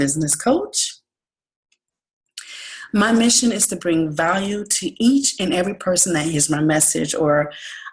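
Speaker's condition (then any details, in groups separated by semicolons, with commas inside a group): No condition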